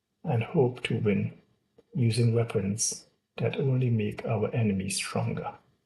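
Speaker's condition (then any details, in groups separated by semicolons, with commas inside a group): No condition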